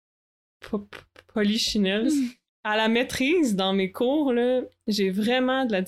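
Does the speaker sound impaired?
Yes: stuttering; stuttering since at least Cégep years; sees speech-language pathologist Mélanie Bernier in Québec; sometimes told at Toastmasters club of stuttering more; here repeated sounds, prolonged sounds.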